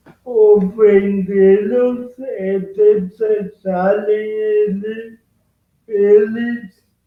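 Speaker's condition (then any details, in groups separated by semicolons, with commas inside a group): Cerebral palsy; present from birth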